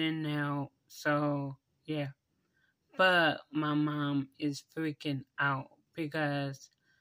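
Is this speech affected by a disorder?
Yes: mild cerebral palsy.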